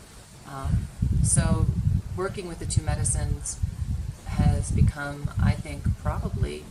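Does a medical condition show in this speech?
No.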